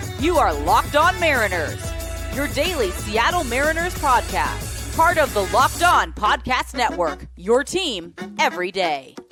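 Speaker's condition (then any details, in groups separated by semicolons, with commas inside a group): No condition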